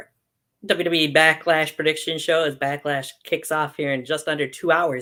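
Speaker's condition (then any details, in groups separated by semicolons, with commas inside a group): No condition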